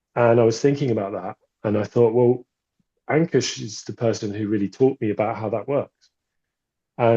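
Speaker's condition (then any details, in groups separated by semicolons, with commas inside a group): No condition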